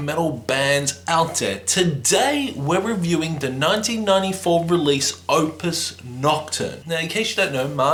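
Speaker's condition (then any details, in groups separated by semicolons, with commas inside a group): No condition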